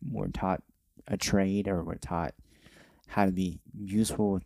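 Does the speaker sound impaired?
Yes: cleft lip and palate; congenital cleft lip and palate.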